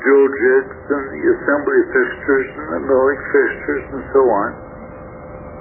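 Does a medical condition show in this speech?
Yes: stroke affecting throat muscles; last small stroke affected throat muscles.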